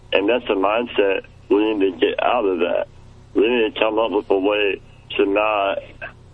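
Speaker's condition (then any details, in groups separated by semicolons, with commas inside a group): Muscular dystrophy; childhood onset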